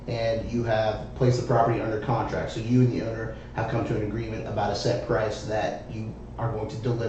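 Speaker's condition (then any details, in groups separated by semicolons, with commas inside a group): No condition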